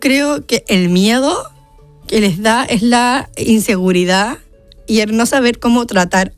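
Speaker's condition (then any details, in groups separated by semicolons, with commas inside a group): Down syndrome; congenital, diagnosis given to mother before birth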